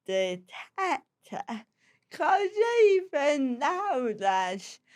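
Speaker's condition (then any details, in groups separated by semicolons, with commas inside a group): Cerebral palsy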